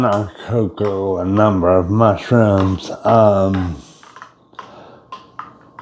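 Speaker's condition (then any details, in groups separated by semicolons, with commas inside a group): Brain injury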